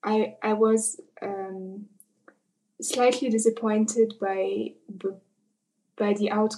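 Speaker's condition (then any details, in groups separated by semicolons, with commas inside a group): Covert stuttering; gradual onset in puberty, worse end of high school, father stuttered, therapy exercises unhelpful; early in accepting stutter, trying to be less covert; hid stutter with techniques in German, French, not in English, grew silent from fear; repeated sounds, repeated words, blocks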